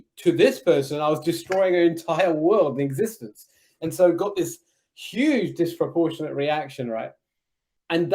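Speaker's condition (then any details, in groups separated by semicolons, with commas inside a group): No condition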